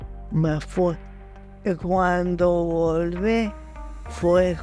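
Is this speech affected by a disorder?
Yes: amyotrophic lateral sclerosis; progressive degenerative motor neuron disease, cognition spared, may compromise breathing and swallowing; no treatment available, told after diagnostic test.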